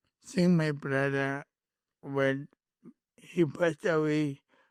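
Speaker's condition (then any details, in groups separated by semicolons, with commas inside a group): Cerebral palsy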